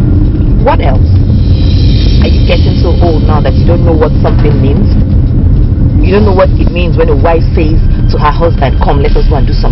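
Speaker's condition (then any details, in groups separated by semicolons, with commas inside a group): No condition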